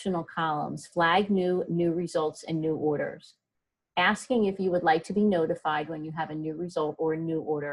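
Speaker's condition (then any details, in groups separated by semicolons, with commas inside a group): No condition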